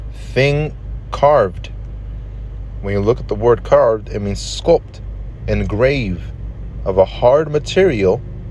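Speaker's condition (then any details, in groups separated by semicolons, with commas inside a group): No condition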